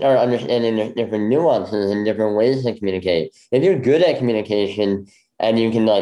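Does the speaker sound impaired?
Yes: bilateral cleft lip; congenital bilateral.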